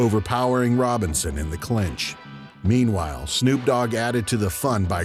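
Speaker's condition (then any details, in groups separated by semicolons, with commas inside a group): No condition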